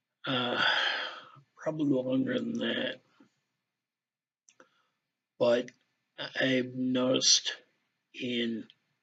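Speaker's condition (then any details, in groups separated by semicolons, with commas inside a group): Ataxia; balance and speech deficit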